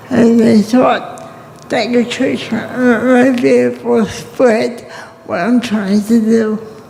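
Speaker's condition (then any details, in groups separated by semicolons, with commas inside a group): Cerebral palsy; from birth, brain damage; somewhat hard to understand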